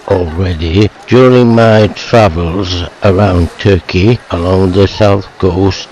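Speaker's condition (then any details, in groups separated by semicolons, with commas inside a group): Motor neuron disease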